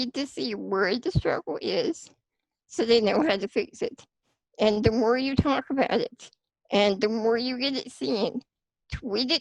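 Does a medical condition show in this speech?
Yes: spinal muscular atrophy.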